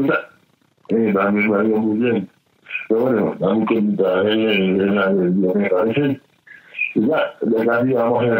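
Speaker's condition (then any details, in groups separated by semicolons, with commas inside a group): Cerebral palsy; affects movement and speech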